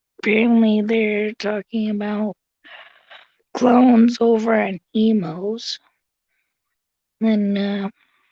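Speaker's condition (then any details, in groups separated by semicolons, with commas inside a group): Cerebral palsy; visible disability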